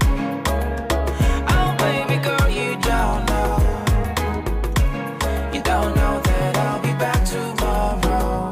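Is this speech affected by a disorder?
No.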